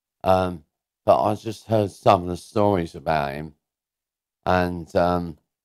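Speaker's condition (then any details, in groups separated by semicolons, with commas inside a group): Cerebral palsy; diagnosed as baby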